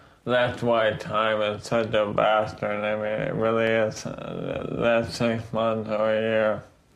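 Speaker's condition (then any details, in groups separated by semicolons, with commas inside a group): ALS; increasingly slurred, harder to understand, harder to chew and swallow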